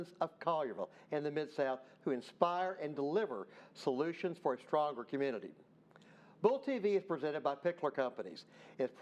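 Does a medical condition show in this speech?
No.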